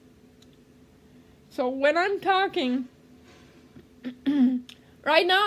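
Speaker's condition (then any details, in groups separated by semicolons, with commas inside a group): Cerebral palsy; speech therapy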